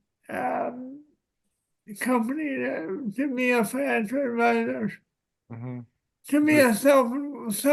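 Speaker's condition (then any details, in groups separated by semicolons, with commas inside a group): Cerebral palsy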